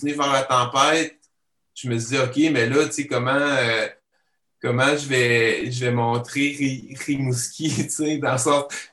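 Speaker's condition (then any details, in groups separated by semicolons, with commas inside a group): Stuttering; genetic and neurological; stutters in daily life, partial control keeps spontaneity, full control would need changed voice; repeated sounds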